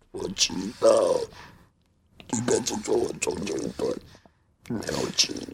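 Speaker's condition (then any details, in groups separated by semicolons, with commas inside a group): Laryngectomy, esophageal speech, total laryngectomy for hypopharyngeal cancer; stage four hypopharyngeal cancer, possibly smoking-related; lost basic speaking ability after surgery, esophageal speech via air vibration learned through long practice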